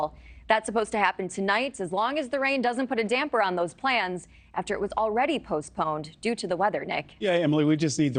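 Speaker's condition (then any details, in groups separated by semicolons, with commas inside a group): No condition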